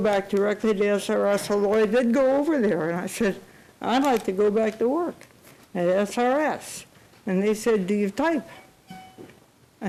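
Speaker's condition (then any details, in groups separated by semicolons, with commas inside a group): Cerebral palsy; unable to type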